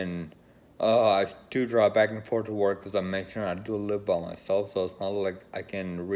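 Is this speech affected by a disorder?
Yes: Friedreich's ataxia; uses wheelchair.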